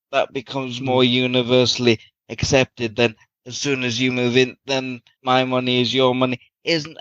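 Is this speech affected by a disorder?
Yes: cerebral palsy.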